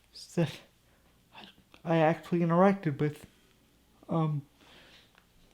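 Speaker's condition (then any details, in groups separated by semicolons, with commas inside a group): Cerebral palsy; from birth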